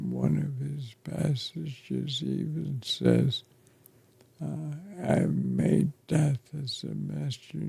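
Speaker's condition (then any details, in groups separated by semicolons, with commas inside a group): ALS; affects chest and throat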